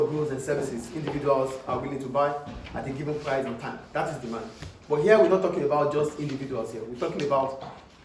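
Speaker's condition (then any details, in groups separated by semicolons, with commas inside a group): No condition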